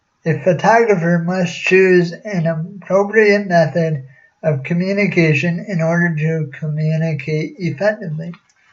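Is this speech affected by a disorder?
Yes: cerebral palsy.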